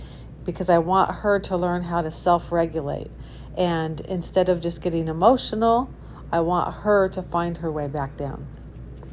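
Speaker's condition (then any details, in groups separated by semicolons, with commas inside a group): No condition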